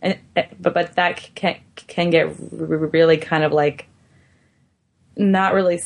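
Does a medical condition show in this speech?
Yes: stuttering; therapy over past 3 years: fluency shaping, stuttering modification, voluntary stuttering, subway talks with strangers; sometimes chops up words, listeners may need repetition, awkward on phone; here repeated sounds, blocks.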